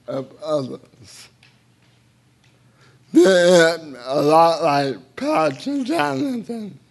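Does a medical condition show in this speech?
Yes: cerebral palsy; a little difficult.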